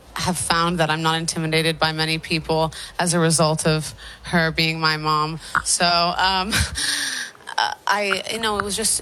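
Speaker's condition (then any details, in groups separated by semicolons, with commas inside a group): No condition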